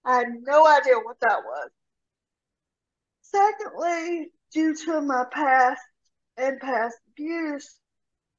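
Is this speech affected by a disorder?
Yes: cerebral palsy; severe rotator cuff tear.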